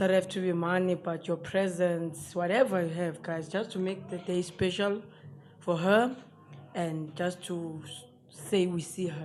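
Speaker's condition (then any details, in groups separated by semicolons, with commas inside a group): No condition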